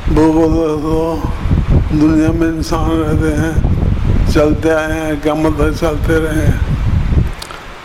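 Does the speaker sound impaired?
Yes: difficulty speaking; hopes listeners can understand.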